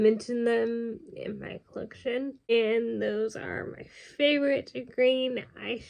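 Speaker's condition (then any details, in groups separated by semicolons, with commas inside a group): Cerebral palsy; congenital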